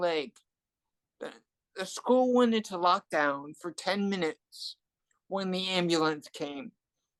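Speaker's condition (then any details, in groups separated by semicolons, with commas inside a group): Cerebral palsy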